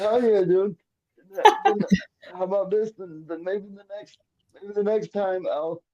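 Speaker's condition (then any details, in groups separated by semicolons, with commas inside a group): Cerebral palsy; quadriplegic from birth, brain injury from brain bleed at birth, arms and legs affected, cannot walk; relies on personal care attendants (PCAs) for getting around and daily care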